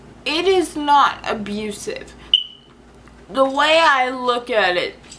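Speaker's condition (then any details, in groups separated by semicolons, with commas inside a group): Cerebral palsy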